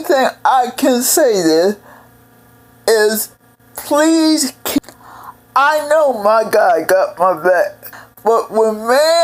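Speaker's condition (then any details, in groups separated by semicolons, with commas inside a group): Cerebral palsy; several unnoticed strokes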